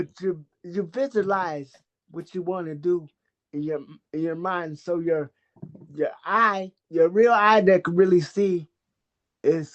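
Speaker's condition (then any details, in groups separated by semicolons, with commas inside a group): Cerebral palsy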